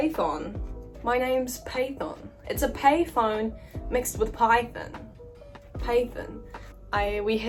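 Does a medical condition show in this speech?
No.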